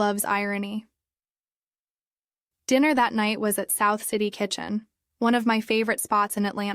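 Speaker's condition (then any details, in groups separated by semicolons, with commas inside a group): No condition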